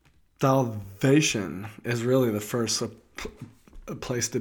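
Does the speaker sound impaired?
Yes: stuttering; stutter since childhood, very severe in childhood; still identifies as a stutterer, speaking publicly to an audience; now able to communicate publicly; here prolonged sounds, blocks.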